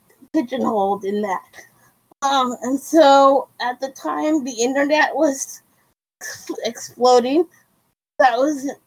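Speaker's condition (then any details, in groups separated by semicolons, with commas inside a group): Cerebral palsy; quadriplegic, wheelchair user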